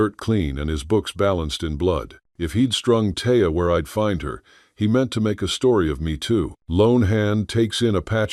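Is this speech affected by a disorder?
No.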